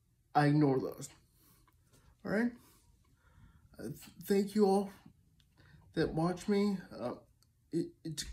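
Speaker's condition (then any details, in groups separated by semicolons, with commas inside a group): Cerebral palsy, spastic diplegia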